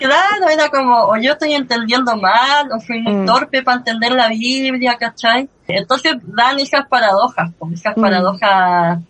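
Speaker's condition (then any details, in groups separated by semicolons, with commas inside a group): Cleft lip and palate; fissure present in kindergarten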